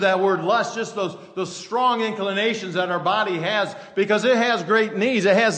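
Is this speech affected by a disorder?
No.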